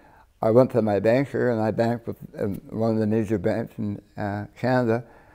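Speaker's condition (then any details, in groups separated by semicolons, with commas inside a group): Partial glossectomy for tongue cancer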